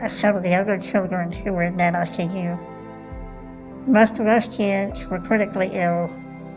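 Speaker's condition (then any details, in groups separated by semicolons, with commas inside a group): Cleft lip and palate, Goldenhar syndrome; congenital, Dogen-Harris syndrome, born without right ear, lung, thumb, missing right jawbone, asymmetrical face; breathing tube after scoliosis surgery age 11, unable to talk then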